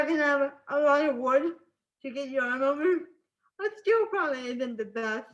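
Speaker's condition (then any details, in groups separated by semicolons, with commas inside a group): Spastic cerebral palsy; uses wheelchair; can speak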